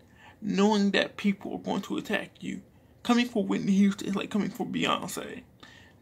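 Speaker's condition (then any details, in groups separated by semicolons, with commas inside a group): Cerebral palsy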